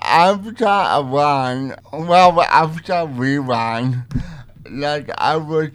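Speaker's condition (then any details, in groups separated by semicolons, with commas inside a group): Cerebral palsy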